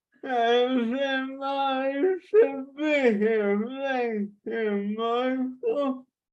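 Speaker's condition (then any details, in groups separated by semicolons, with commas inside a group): Traumatic brain injury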